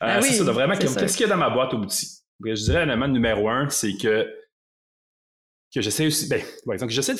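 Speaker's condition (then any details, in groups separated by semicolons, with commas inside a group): Stuttering; long-standing stuttering, expected to persist for life; uses toolbox of strategies, discloses stuttering openly, no longer hides it; stutters openly without masking; repeated sounds, prolonged sounds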